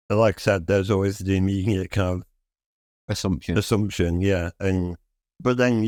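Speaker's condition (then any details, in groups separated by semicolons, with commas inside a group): Spinal muscular atrophy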